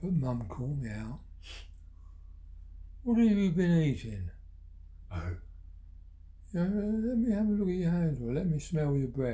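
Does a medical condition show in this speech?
Yes: Parkinson's.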